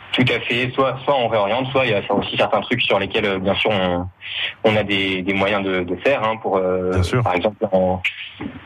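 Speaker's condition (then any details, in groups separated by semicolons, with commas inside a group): No condition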